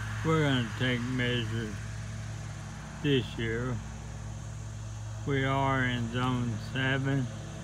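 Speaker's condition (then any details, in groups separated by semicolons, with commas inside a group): ALS; voice noticeably changed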